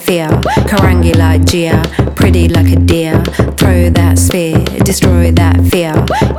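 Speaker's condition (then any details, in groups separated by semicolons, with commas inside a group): No condition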